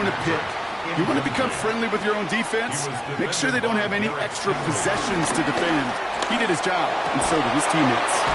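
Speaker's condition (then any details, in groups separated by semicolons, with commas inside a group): No condition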